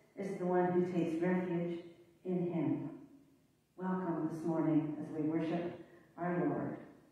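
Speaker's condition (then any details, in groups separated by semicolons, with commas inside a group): No condition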